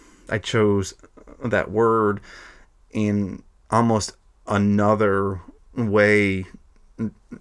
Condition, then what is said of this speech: Stuttering. And then mm-hmm. I went back and did a few more takes, and I wasn't thinking about as much how I talked or how I might stutter.